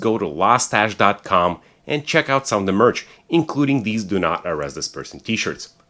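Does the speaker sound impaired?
No.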